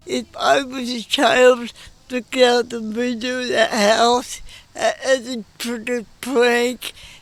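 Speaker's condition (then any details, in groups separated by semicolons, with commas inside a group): Cerebral palsy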